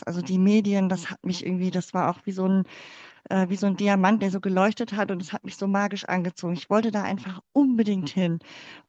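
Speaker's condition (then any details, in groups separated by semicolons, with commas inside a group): Cleft palate; congenital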